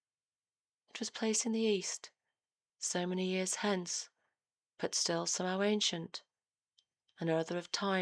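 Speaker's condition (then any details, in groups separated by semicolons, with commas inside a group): No condition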